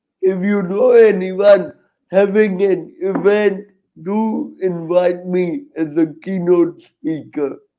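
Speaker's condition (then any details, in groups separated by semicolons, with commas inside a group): Cerebral palsy, severe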